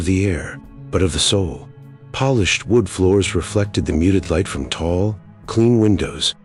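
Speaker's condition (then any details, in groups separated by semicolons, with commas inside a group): No condition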